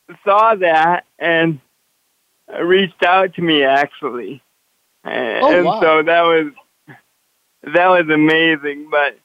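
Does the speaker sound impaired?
Yes: cerebral palsy; walks with walker.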